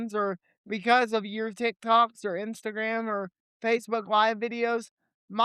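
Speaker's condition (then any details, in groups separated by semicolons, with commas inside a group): Cerebral palsy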